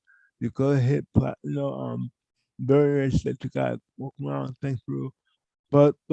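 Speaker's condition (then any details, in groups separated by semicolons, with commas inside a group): Cerebral palsy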